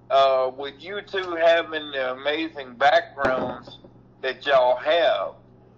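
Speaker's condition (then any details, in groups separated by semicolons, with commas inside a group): Cerebral palsy; previously off feet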